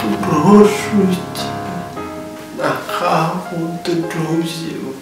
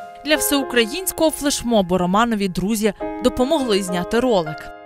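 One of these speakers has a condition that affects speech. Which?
The first: cerebral palsy.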